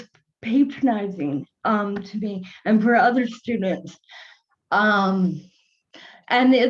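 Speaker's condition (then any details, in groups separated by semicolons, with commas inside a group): Cerebral palsy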